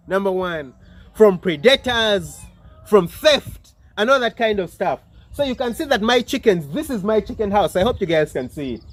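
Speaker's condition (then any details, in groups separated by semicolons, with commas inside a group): No condition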